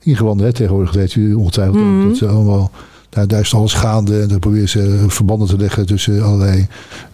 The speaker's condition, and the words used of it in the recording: Parkinson's disease. Ik heb ik weet niet of hij het toch gedaan heeft, maar ik heb een trillip.